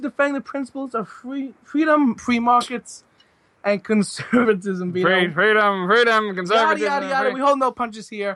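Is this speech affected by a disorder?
No.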